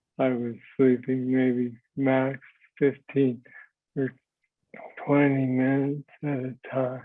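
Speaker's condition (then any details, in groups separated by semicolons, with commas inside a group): Parkinson's; tremor, deep brain stimulation implant; about 22 years since onset, deep brain stimulation nearly 15 years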